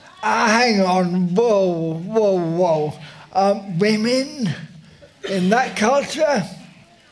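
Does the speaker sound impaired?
Yes: motor neurone disease; uses wheelchair.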